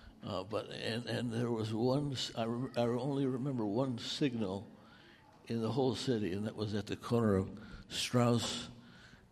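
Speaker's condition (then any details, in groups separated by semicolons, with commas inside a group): Parkinson's; over 14 years since onset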